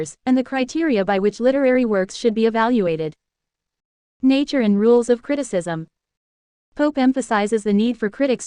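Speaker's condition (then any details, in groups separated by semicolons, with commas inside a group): No condition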